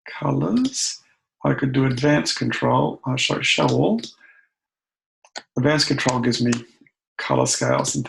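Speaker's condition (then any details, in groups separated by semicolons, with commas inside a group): No condition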